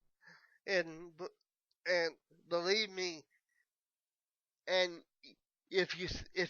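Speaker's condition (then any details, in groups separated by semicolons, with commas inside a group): Cerebral palsy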